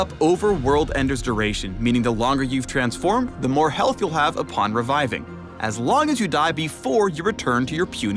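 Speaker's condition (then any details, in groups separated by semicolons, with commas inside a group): No condition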